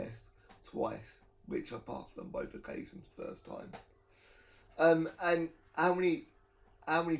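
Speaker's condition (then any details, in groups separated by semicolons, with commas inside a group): Cerebral palsy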